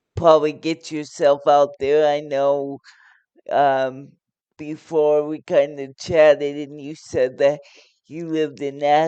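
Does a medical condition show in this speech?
Yes: cerebral palsy.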